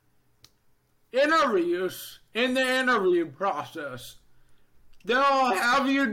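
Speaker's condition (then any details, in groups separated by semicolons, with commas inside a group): Deafness, Neurofibromatosis Type 2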